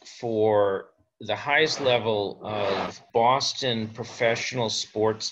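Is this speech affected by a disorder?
No.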